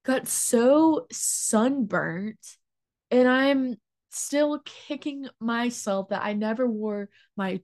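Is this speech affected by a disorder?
Yes: stuttering; including blocks; more overwhelming than other stuttering, talking exhausting, fear of speaking; here prolonged sounds.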